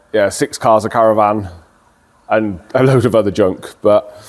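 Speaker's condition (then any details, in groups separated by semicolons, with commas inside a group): No condition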